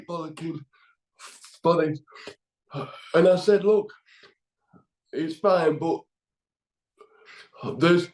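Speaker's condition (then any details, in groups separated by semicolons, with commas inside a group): Cerebral palsy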